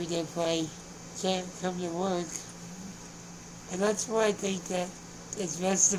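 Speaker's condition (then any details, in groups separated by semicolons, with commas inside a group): Spinal muscular atrophy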